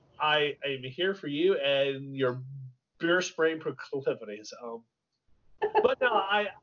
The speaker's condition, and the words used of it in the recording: Stuttering. It's actually typically a lot worse than this.